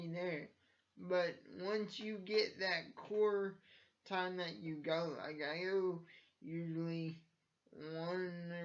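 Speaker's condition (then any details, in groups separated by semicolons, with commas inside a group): Cerebral palsy; from birth, uses wheelchair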